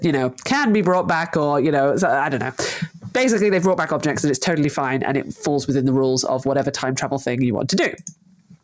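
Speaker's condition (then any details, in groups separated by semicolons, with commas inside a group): No condition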